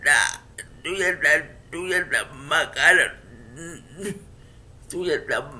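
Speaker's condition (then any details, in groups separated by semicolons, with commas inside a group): Cerebral palsy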